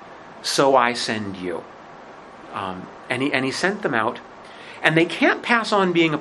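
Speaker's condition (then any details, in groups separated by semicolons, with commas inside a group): No condition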